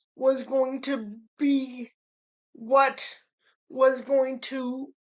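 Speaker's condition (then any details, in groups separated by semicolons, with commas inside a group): Cerebral palsy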